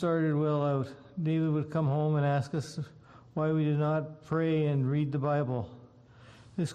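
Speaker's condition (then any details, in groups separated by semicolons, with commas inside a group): Parkinson's disease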